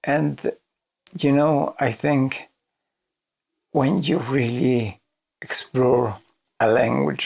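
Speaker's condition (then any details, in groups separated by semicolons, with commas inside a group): ALS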